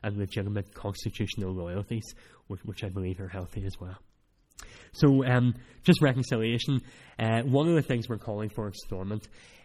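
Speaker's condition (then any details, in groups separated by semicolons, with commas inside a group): Cleft palate; speech not that clear at times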